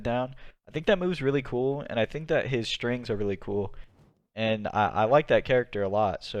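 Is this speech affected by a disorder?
No.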